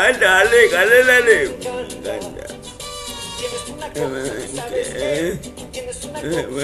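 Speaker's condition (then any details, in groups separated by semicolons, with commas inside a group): Cerebral palsy; present from birth, uses wheelchair; affects singing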